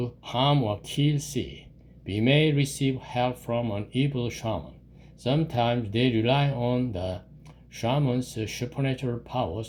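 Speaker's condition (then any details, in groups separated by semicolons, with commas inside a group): No condition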